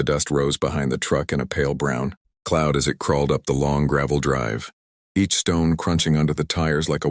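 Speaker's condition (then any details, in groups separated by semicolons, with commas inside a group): No condition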